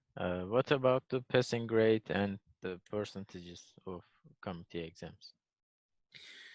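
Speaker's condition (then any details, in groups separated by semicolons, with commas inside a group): No condition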